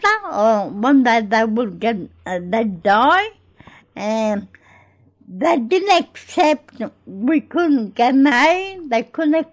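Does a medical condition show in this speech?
Yes: cerebral palsy; cerebral palsy since birth, born in Greece; unable to move without some support; speech problems when young, began talking after attending Gruella school.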